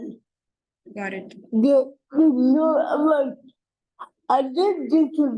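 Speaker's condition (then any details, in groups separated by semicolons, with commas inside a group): Cerebral palsy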